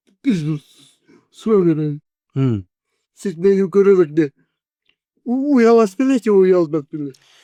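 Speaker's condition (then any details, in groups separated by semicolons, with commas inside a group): Cerebral palsy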